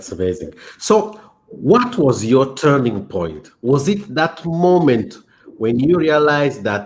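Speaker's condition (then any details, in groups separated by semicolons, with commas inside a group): No condition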